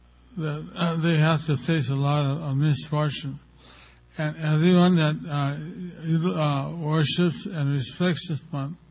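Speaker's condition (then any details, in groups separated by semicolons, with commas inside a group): Stroke with facial paralysis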